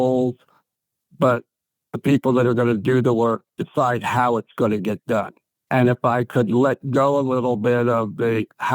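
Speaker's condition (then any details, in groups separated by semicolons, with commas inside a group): ALS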